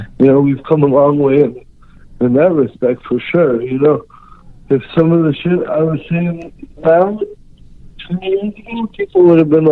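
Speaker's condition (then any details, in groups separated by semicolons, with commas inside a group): Cerebral palsy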